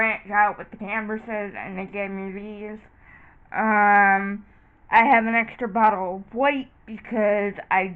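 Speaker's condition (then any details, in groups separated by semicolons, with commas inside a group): Cerebral palsy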